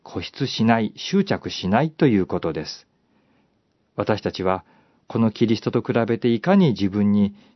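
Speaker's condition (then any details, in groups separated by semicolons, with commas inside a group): No condition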